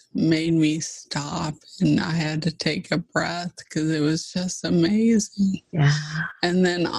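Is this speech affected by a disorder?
Yes: ALS (Lou Gehrig's disease).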